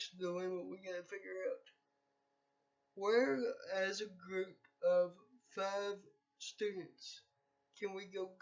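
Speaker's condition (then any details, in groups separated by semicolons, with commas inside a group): Cerebral palsy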